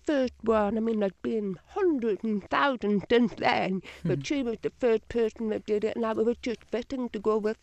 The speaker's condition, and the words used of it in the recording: Deafness. So some of her answers may be a little indistinct.